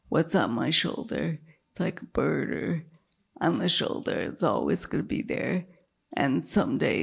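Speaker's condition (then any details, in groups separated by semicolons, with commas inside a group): Multiple sclerosis; progressive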